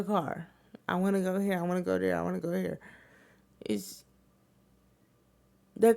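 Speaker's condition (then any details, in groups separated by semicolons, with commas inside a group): Cerebral palsy; wheelchair user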